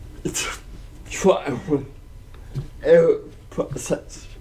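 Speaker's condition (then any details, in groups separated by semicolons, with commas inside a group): Cerebral palsy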